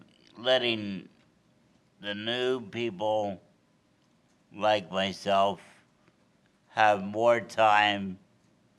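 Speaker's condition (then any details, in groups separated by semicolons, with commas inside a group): Cerebral palsy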